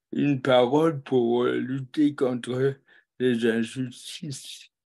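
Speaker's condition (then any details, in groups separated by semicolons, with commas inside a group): Cerebral palsy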